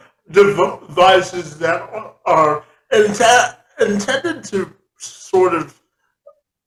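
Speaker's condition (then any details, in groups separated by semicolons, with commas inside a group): Cerebral palsy; since birth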